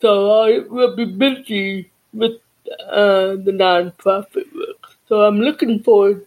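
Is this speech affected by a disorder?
Yes: cerebral palsy and deafness.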